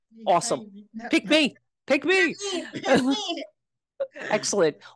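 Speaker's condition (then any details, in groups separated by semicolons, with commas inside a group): No condition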